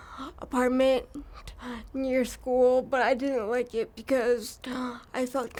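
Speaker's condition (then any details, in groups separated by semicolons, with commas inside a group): Cerebral palsy; from birth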